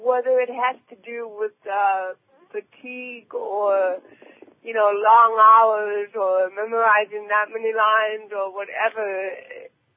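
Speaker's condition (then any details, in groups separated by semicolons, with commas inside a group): Cerebral palsy; present from birth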